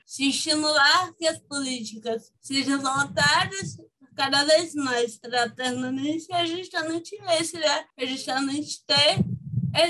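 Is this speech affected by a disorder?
Yes: cerebral palsy; from birth, motor sequelae.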